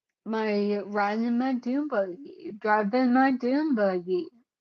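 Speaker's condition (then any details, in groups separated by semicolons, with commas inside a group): Cerebellar ataxia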